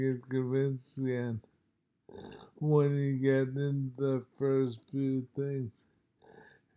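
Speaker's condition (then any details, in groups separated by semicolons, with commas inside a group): Multiple sclerosis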